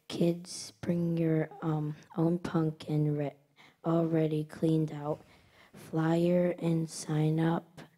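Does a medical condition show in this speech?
No.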